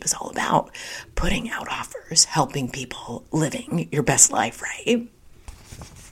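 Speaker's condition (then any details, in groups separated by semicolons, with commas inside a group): Spasmodic dysphonia; diagnosed seven months ago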